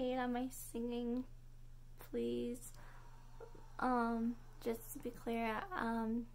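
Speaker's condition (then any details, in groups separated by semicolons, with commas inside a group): Cerebral palsy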